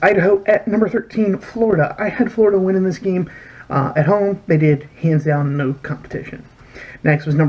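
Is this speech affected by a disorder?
No.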